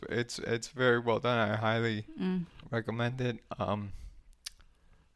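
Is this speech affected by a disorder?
Yes: ALS; ALS diagnosed at 35, followed by ALS team at Nova, PEG feeding tube, needs assisted toilet transfers.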